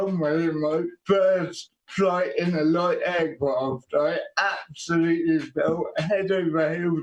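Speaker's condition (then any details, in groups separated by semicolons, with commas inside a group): Quadriplegic cerebral palsy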